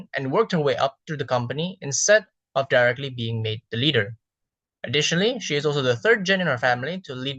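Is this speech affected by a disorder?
No.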